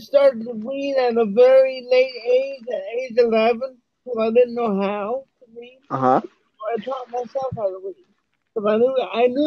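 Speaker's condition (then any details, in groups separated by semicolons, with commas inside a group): Cerebral palsy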